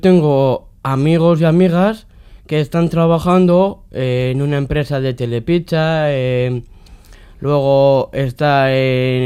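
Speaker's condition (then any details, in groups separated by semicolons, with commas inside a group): Down syndrome; genetic condition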